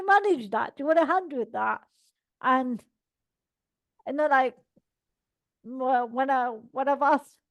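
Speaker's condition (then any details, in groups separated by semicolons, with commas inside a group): Cerebral palsy; all four limbs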